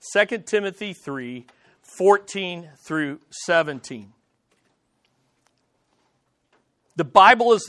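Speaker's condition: No condition

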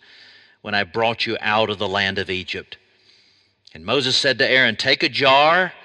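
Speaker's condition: No condition

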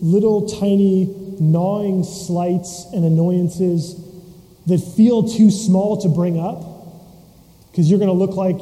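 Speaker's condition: No condition

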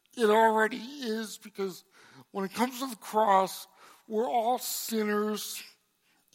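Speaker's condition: Cerebral palsy; congenital, brain damage affecting balance and coordination

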